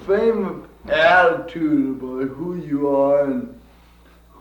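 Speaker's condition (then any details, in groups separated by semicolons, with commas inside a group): Cerebral palsy; from birth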